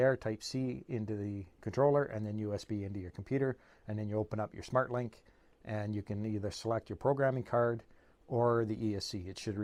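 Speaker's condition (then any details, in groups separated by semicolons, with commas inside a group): No condition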